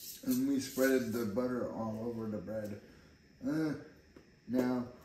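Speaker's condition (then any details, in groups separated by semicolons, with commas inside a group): Cerebral palsy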